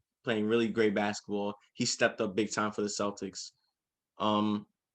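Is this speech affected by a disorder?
No.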